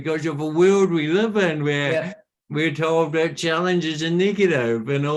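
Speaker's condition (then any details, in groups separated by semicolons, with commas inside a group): Cerebral palsy; speech impediment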